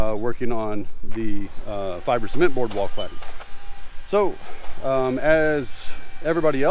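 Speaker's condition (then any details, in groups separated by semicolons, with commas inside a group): No condition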